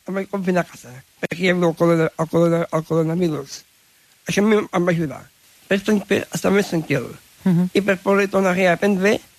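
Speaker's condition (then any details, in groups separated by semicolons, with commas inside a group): Down syndrome; intellectual disability, learns at own pace, needs extra time to understand and process explanations; expresses himself in own way and own words, dislikes being corrected, very talkative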